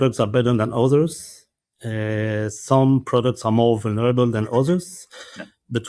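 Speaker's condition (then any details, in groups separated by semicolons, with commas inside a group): No condition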